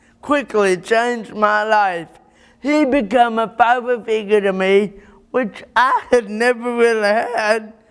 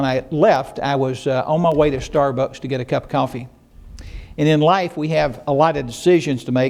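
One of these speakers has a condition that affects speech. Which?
The first: cerebral palsy; caused by car accident and premature birth.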